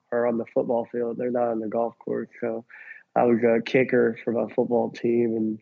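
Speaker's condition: Cleft lip and palate; congenital

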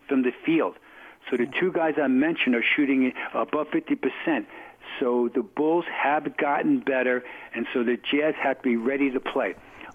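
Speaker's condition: No condition

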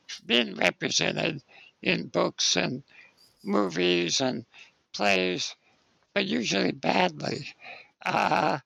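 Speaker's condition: Spinal muscular atrophy; lifelong wheelchair use

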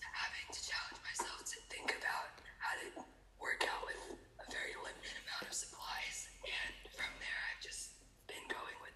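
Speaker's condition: Laryngeal papillomatosis; laser surgery to remove papillomas about a week ago

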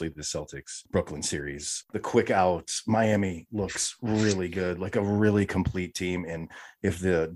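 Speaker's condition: No condition

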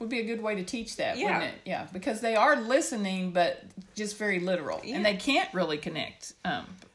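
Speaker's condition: No condition

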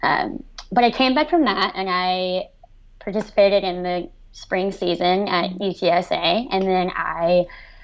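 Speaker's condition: Cleft lip and palate; congenital severe cleft lip and palate, about 23 surgeries by 17, acute ischemic stroke at 18, post-stroke seizures; after stroke unable to speak, text or write, speech pathologist and cognitive therapy, hindered about a year

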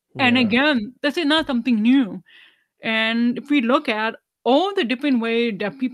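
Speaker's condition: Deafness, severe

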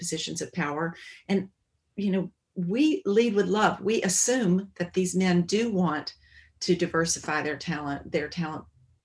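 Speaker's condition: No condition

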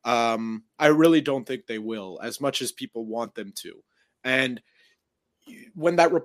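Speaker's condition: No condition

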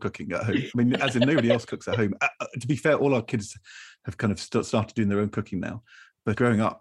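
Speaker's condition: Stammer; block-type stammer, teenage difficulties, father has same, recognised as stammer four years later while in cabinet; saw a therapist, stammer still shows a little now and then on live TV; blocks where words won't come, occasional halting, not really bad; repeated sounds

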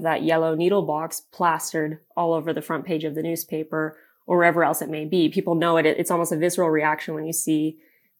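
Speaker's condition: No condition

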